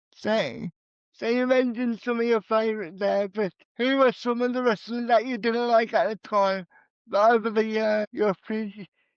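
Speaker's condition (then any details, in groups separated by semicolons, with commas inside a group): Cerebral palsy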